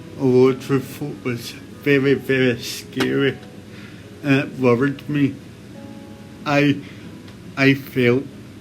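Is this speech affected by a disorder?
Yes: cerebral palsy.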